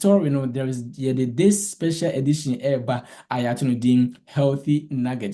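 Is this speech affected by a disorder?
No.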